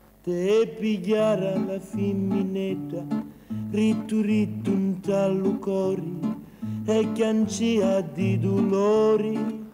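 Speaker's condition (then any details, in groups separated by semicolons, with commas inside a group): No condition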